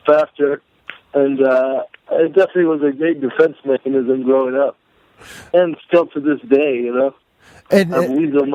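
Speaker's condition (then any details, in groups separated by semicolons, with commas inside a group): Cerebral palsy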